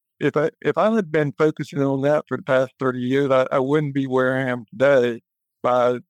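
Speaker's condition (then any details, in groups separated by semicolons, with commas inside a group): Hearing loss; congenital, present since birth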